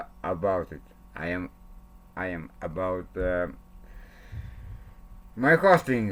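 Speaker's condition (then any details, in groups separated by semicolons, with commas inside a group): Cerebral palsy; speech not very clear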